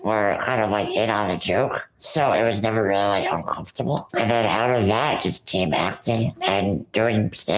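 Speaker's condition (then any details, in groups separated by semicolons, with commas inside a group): Rare muscular dystrophy; Ullrich congenital muscular dystrophy, very rare form; diagnosed at age 25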